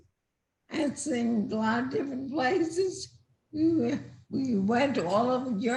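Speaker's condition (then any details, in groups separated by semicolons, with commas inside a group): Multiple system atrophy; weakened speaking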